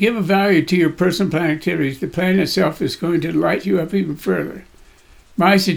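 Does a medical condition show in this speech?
Yes: Parkinson's disease; Parkinson's disease at age 76 to 77, body tremor, shaking stops when holding heavy weights; Parkinson's getting in the way a little, daily cardio and gym workouts; voice shakes.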